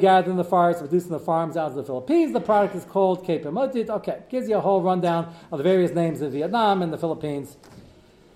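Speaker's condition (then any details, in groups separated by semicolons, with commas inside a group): No condition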